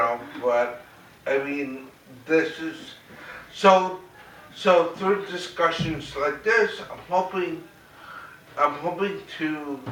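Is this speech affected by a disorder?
Yes: cerebral palsy, mild; mainly affects speech.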